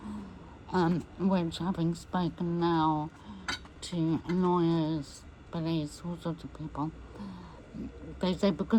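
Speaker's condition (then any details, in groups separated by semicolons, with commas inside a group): MND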